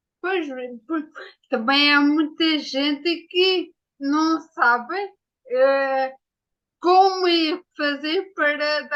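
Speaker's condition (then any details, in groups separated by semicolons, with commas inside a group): Ataxia after brain injury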